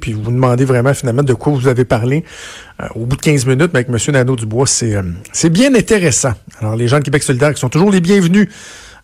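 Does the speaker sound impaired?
No.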